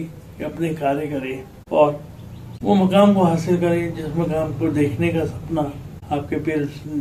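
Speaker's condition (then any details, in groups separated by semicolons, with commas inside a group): Cerebral palsy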